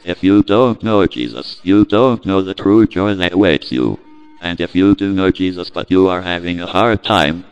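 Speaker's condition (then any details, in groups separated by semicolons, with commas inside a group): Cerebral palsy; speech impediment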